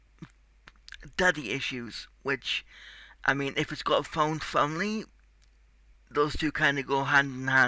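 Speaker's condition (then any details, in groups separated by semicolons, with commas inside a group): Cerebral palsy; tight muscles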